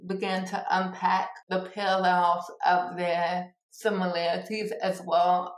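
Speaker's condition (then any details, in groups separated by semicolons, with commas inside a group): Cerebral palsy; born two months premature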